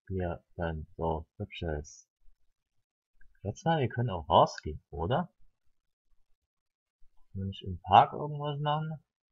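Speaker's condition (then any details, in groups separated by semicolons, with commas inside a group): No condition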